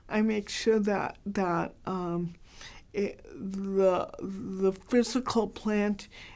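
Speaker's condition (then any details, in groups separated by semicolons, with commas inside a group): Cerebral palsy, mild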